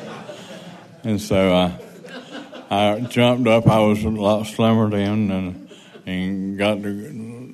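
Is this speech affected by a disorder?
Yes: Parkinson's.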